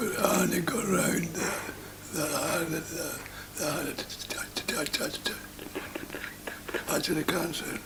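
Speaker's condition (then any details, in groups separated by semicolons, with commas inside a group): Parkinson's disease; reduced volume, slow responses, constant dribbling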